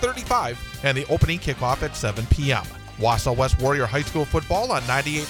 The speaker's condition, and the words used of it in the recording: None; typical speech.